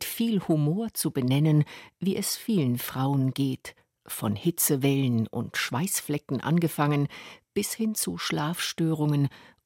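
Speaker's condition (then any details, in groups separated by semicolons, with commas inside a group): No condition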